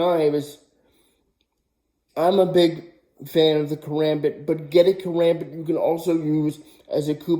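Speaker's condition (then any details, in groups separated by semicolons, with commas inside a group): Cerebral palsy, spastic diplegia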